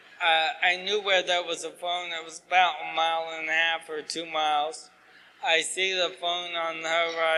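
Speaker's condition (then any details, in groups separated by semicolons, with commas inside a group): ALS; asked to talk slower, clearer, losing voice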